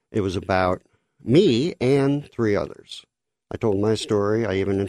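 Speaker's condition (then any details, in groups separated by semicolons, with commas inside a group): Cleft lip and palate; congenital cleft lip and palate, several unpleasant surgeries in childhood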